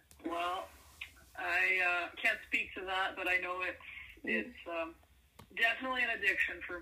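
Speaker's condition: No condition

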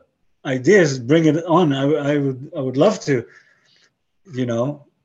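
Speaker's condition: Aphasia after stroke; aphasia caused by stroke; struggles to carry a conversation on interesting subject matter

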